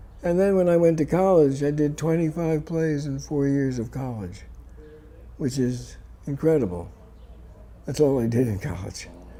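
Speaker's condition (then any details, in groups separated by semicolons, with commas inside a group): Parkinson's disease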